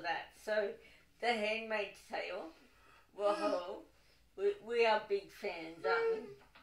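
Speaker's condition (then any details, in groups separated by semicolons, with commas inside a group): Cerebral palsy, dystonic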